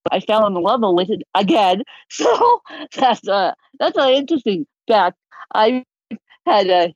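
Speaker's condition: Cerebral palsy, moderate; can talk

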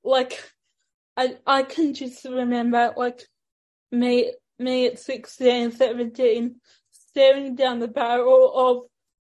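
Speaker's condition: Ataxic cerebral palsy; ambulant wheelchair user

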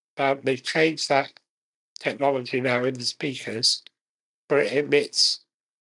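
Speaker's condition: Muscular dystrophy; very slowly progressive muscular dystrophy

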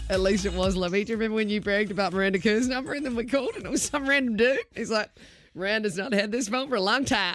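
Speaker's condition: No condition

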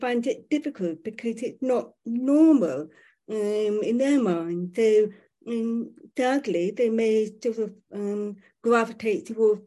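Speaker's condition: Profoundly deaf, born profoundly deaf

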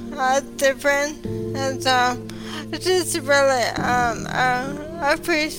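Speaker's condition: ALS; diagnosed at about age 33, quickly progressed to walking with cane, recumbent three-wheel trike pedaled with feet

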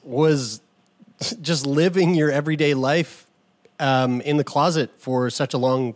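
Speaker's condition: No condition

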